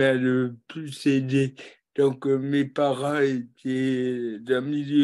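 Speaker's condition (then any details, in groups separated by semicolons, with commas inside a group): Cerebral palsy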